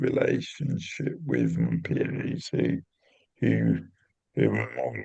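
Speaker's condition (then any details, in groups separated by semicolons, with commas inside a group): Cerebral palsy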